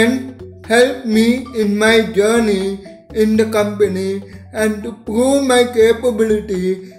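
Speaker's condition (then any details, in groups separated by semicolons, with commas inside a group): Cerebral palsy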